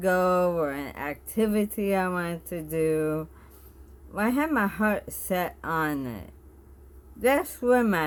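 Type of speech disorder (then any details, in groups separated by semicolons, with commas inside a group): Bulbar dysarthria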